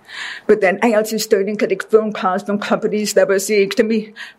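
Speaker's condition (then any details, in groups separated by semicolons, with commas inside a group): Deafness; deaf since childhood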